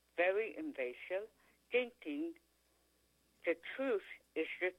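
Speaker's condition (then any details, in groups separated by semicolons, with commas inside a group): Tongue cancer; stage 4 tongue cancer, chronic sore throat, 3/4 tongue removed by dr. Oxford, second surgery; speaking and eating again after surgery; after surgery could not speak or swallow, feeding tube, now speaks pretty clearly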